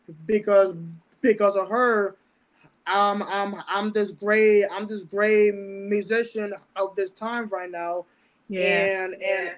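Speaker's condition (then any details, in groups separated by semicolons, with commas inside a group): Stutter; mild speech impediment since about age 10, autism spectrum, born with intellectual learning disability, hears things oddly; long feared certain words coming out when talking on stage; repeated words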